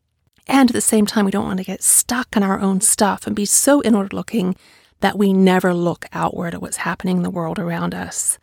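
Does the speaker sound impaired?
No.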